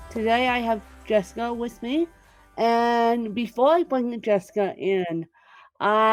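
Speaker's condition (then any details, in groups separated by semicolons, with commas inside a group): Cerebral palsy, mixed, moderate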